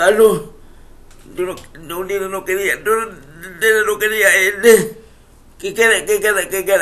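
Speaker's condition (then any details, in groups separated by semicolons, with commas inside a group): Cerebral palsy; uses wheelchair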